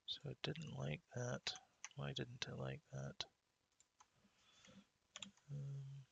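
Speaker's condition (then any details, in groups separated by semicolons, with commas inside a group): No condition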